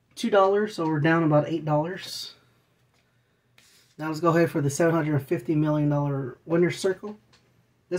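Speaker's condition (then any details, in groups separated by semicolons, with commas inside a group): No condition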